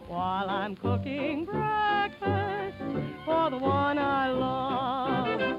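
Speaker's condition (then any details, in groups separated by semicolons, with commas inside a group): No condition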